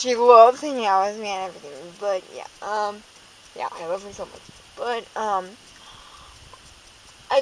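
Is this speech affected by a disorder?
Yes: cerebral palsy, dystonic hemiplegia.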